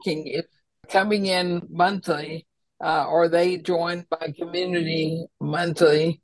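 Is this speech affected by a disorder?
Yes: ALS; still understood by listeners.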